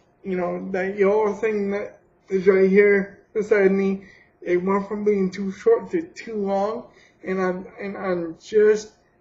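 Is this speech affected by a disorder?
Yes: cerebral palsy.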